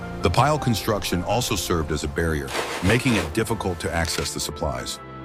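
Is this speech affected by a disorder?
No.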